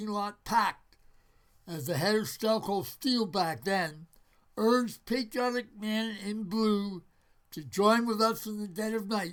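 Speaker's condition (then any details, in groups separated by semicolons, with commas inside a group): Parkinson's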